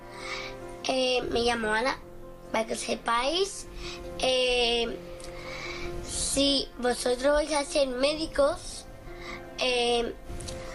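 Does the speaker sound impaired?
Yes: Down syndrome; 11-year-old girl.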